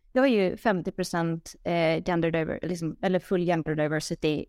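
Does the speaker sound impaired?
No.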